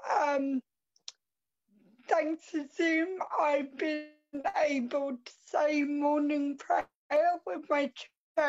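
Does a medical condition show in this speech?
Yes: cerebral palsy; from birth, crutches, wheelchair, scooter, surgery.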